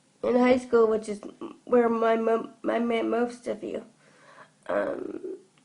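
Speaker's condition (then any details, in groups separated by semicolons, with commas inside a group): Cerebral palsy; from birth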